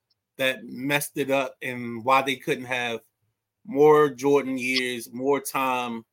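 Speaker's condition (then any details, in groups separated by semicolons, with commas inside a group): No condition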